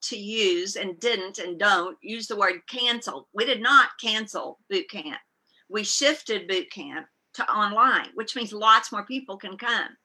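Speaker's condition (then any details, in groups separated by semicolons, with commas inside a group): No condition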